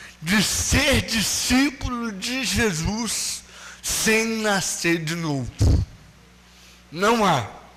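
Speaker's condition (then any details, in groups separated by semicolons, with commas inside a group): Cerebral palsy; no speech as child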